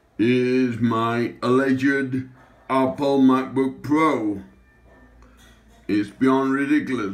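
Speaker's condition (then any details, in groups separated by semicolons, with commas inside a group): Acquired brain injury, ataxia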